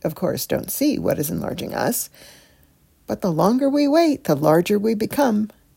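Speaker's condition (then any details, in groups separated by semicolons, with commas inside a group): No condition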